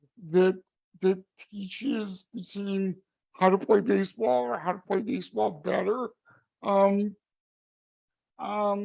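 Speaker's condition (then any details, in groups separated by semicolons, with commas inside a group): Cerebral palsy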